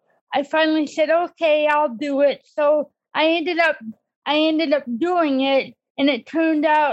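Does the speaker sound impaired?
Yes: cerebral palsy; disability since childhood.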